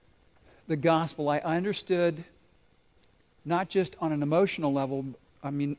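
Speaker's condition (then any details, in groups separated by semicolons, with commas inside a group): No condition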